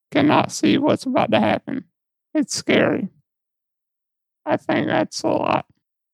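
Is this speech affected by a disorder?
Yes: muscular dystrophy; lifelong, muscle atrophy and weight loss, muscle and fat lost around tailbone, repositioned in bed by mother; lack of physical control over body, sees physical therapist.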